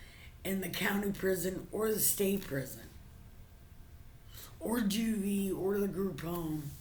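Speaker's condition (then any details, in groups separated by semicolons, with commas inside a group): Brain injury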